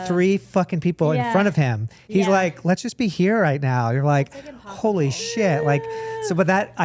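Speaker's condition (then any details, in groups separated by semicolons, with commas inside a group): No condition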